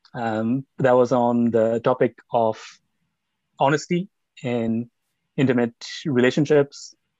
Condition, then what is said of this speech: Stuttering. And see now, once I lower my rate, I tend to become much more fluent.